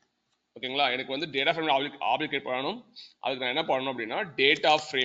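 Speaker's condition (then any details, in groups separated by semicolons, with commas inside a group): No condition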